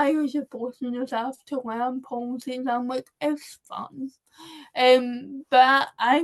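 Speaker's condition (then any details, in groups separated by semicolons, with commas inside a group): Cerebral palsy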